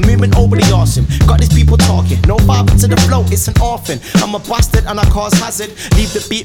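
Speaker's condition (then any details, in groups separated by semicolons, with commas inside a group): No condition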